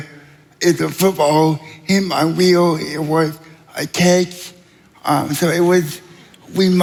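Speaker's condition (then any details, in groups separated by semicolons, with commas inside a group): Cerebral palsy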